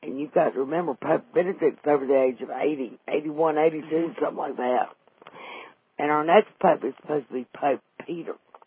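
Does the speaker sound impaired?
Yes: vocal cord paralysis after stroke, unilateral vocal fold paralysis; can no longer sing since vocal cord paralysis.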